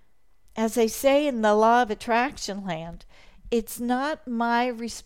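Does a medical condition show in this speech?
No.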